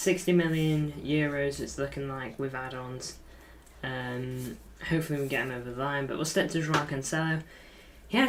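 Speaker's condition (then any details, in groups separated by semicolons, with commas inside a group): No condition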